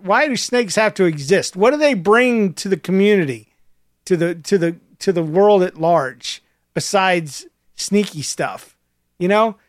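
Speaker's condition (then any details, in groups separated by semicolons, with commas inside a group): No condition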